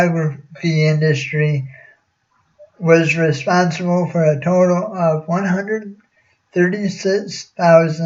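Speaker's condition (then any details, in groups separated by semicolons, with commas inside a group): Cerebral palsy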